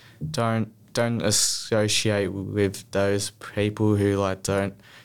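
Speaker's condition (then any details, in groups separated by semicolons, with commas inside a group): Stutter; childhood stutter, therapy grades 1-4, smooth speech at Box Hill Clinic 2 years from 14-15; repeated words, prolonged sounds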